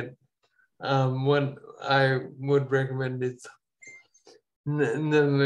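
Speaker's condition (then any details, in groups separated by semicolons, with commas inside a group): Ataxia; falls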